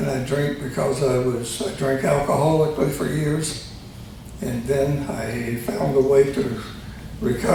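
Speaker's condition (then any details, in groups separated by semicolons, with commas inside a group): Tongue cancer surgery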